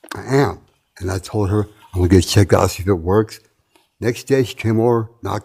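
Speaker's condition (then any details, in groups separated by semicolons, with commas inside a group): Tardive dyskinesia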